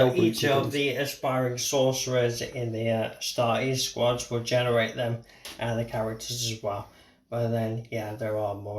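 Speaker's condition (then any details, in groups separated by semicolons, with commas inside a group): Motor neuron disease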